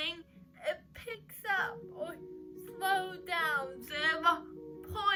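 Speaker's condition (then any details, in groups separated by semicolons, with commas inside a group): Cerebral palsy; uses crutches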